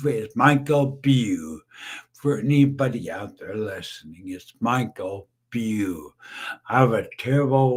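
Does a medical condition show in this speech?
Yes: brain injury.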